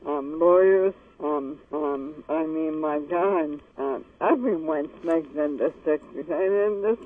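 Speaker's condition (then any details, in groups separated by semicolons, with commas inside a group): ALS; ALS diagnosed 1986, 23 years ago, given 3 to 5 years, major decline in first 3 years, wheelchair user; lost ability to cough, choked on saliva, choking resolved with cannabis, speech improved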